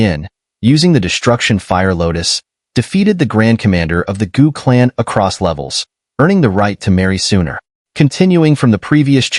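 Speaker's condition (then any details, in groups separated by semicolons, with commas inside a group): No condition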